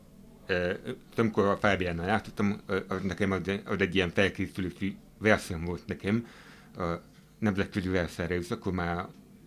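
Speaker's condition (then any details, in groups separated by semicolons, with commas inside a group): Hearing impairment; hard of hearing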